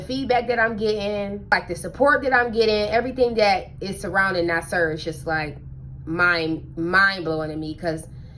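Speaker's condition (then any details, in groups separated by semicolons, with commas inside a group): No condition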